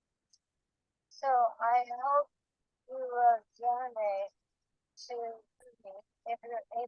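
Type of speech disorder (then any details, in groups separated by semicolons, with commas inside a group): Bulbar dysarthria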